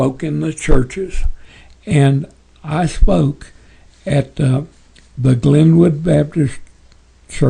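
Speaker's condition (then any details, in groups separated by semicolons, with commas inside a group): Parkinson's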